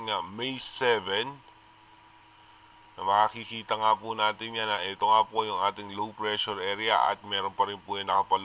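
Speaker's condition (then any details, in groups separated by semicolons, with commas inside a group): No condition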